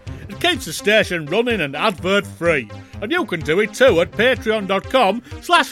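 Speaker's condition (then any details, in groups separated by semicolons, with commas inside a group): No condition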